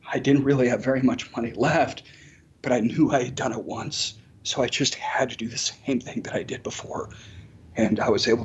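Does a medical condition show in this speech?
Yes: spasmodic dysphonia; vocal cords break open when speaking, breathy on certain syllables, can still communicate and be heard.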